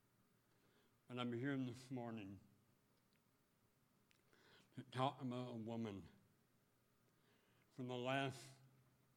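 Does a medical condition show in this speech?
Yes: speech impediment; could not speak or chew in childhood, first operation in North Dakota, 17 surgeries, 6 years of therapy; speaks publicly with new voice as motivational speaker; taught tongue movement at 12, voicing with clothespin on nose, mirror under lips, impediment recognizable on radio.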